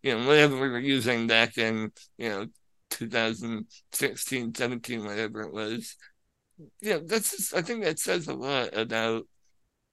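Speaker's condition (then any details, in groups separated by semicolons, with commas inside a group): Spinal muscular atrophy; from birth, paralyzed neck down, full sensation, overnight breathing machine, hospital bed, wheelchair, parents as caregivers; controls computer with mouth, father usually assists at live play, cannot sit outside wheelchair, cannot fly; can be a little difficult to understand at times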